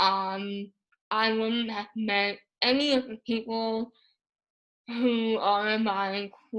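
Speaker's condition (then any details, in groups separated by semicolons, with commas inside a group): Moebius syndrome; paralyzed tongue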